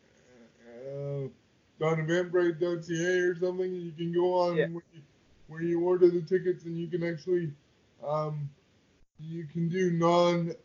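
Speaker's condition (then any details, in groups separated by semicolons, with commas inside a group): Quadriplegic cerebral palsy; most of body affected, wheelchair user, needs help holding mic and adjusting position on stage; raising funds for ramp system to access inaccessible stages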